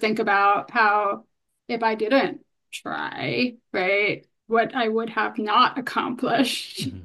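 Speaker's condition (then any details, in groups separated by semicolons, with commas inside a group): Hearing loss; bilateral, noticed about age 5, analog then digital hearing aids, right ear beyond aid benefit, left hearing aid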